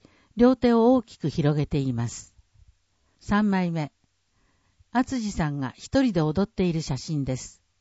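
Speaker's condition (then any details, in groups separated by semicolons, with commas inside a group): No condition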